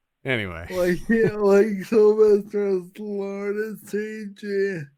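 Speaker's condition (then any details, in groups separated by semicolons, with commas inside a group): Friedreich's ataxia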